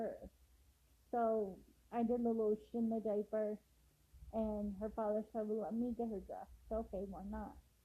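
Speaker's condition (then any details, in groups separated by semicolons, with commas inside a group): Cerebral palsy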